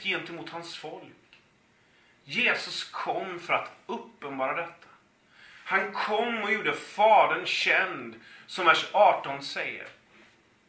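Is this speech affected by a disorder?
No.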